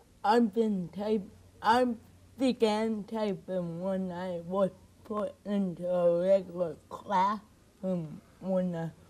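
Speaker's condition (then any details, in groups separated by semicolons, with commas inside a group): Cerebral palsy; speech improved over past year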